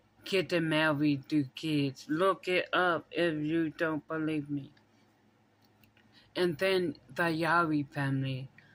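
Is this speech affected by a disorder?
Yes: mild cerebral palsy.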